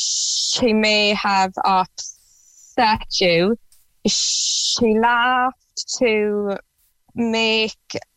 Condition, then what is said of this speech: Stuttering. I don't stutter around my two best friends.